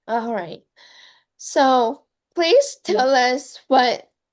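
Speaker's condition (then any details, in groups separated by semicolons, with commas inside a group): Cerebral palsy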